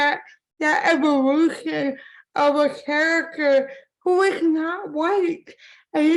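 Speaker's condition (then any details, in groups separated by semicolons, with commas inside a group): Cerebral palsy; impaired speech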